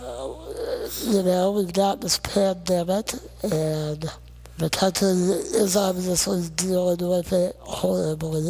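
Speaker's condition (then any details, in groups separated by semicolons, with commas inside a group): Non-progressive muscular dystrophy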